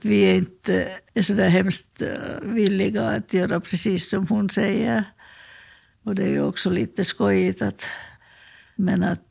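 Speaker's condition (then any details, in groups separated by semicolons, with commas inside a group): Parkinson's disease; slightly shaky, very clumsy fumbling hands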